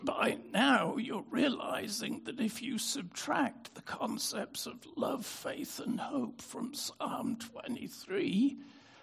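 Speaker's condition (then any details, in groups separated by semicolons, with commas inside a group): Spasmodic dystonia; brain disorder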